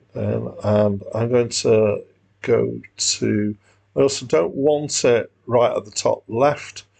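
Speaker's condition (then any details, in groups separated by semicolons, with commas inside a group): No condition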